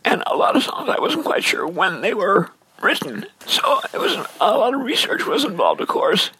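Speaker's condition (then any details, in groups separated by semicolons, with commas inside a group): Dysphonia; raspy, sometimes squeaky, strained voice, lost ability to sing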